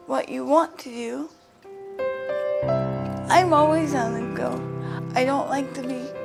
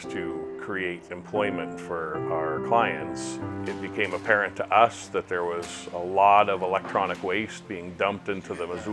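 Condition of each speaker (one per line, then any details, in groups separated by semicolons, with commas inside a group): Cerebral palsy; present from birth
No condition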